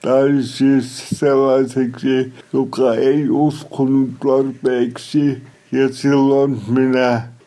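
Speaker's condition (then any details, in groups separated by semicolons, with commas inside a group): Cerebral palsy; speech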